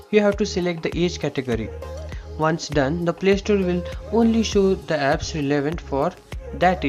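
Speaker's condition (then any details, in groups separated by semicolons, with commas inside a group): No condition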